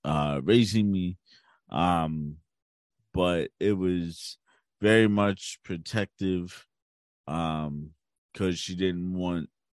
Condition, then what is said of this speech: Cerebral palsy. Like, I'm a very intelligent person and articulate person, even though I may not speak as quickly as someone else.